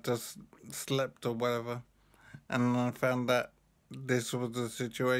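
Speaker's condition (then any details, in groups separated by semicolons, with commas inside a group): Brain injury; severe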